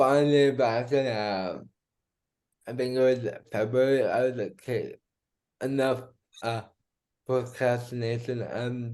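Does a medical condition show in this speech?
Yes: cerebral palsy.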